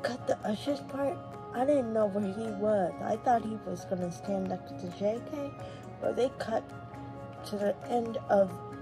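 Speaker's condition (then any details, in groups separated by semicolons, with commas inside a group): Cerebral palsy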